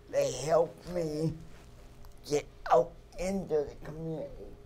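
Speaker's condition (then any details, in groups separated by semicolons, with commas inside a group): Cerebral palsy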